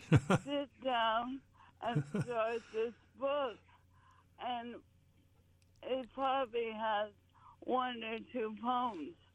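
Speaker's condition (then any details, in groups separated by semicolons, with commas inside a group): ALS; vibrating neurons in head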